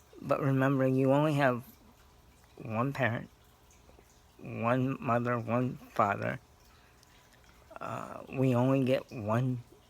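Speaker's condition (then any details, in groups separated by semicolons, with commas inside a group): Cerebral palsy; scoliosis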